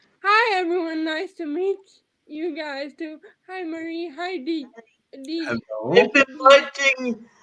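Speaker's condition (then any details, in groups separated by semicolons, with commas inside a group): Quadriplegic cerebral palsy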